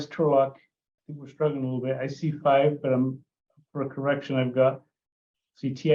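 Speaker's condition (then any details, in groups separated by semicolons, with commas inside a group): No condition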